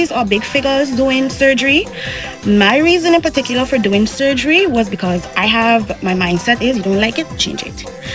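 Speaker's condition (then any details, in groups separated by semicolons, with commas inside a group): No condition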